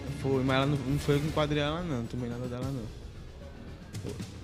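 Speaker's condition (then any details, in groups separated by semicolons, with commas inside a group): No condition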